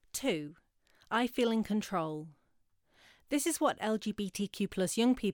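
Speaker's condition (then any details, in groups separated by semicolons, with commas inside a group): No condition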